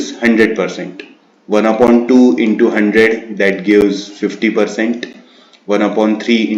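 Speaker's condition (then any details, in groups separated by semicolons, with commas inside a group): No condition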